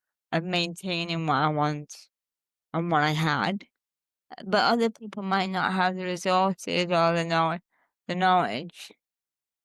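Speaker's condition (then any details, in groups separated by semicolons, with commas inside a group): Cerebral palsy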